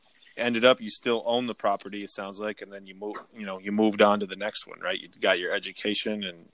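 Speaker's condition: No condition

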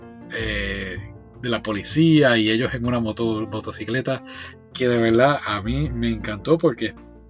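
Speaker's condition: No condition

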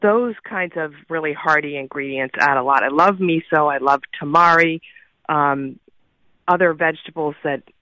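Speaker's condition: No condition

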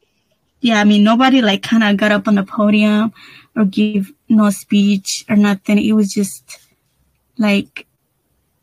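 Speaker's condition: No condition

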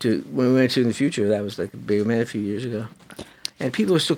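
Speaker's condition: Parkinson's disease; young onset

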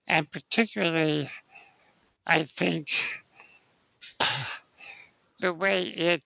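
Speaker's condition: Spinal muscular atrophy; lifelong wheelchair use

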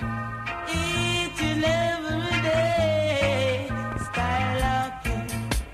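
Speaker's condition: No condition

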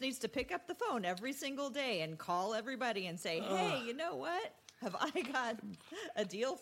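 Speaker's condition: No condition

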